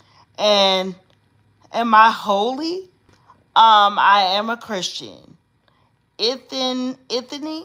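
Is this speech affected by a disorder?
Yes: cerebral palsy.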